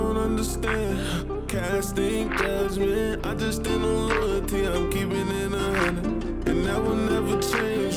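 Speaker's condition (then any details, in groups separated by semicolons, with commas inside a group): No condition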